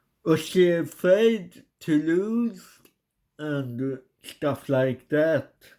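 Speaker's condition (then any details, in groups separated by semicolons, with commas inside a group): Cerebral palsy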